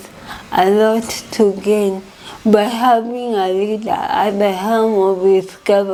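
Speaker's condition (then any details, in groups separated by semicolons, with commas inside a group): Cerebral palsy; from birth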